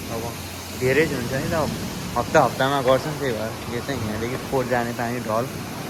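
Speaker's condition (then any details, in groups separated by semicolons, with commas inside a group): No condition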